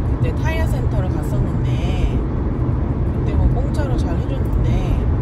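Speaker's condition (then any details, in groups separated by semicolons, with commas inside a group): No condition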